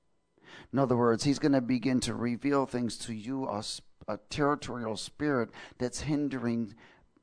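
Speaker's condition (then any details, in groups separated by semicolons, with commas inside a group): No condition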